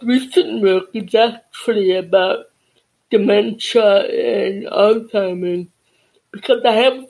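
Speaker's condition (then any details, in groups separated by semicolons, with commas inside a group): Deafness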